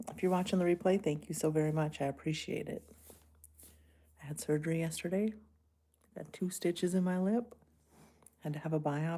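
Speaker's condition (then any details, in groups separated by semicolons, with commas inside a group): No condition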